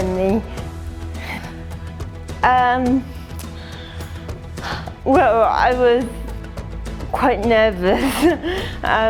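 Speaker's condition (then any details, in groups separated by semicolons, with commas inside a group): Cerebral palsy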